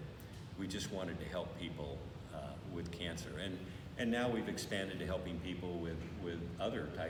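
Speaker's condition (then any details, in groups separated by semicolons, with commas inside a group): No condition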